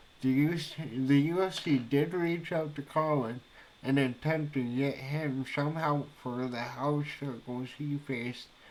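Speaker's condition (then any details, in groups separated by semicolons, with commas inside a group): Cerebral palsy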